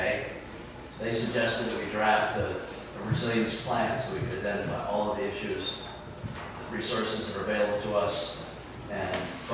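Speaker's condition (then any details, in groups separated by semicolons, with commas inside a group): No condition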